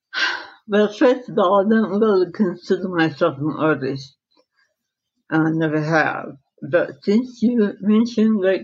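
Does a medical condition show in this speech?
Yes: dystonia; encephalitis at 4, secondary dystonia, almost no hand, arm use, left-side brain surgery at 17; progressive, losing muscle control, severe hearing loss, hearing aids, lip reading, types with mouth; slight speech impediment.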